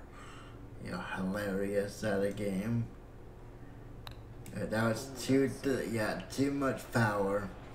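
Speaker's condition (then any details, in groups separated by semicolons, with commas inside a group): Cerebral palsy; breathing fine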